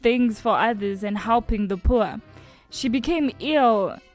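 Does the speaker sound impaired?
No.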